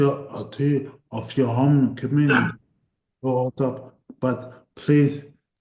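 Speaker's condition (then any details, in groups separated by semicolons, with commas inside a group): Cerebral palsy; voice tires at times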